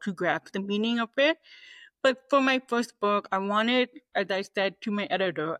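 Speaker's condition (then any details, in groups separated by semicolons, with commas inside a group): Deafness, 98% hearing loss; age 43, audiologist called her perfect cochlear implant candidate, harder to understand speech than when younger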